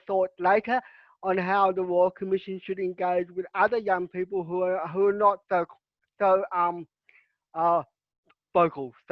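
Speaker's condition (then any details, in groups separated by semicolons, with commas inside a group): Cerebral palsy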